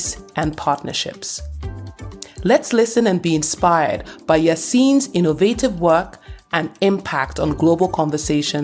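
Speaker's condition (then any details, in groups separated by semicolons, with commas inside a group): No condition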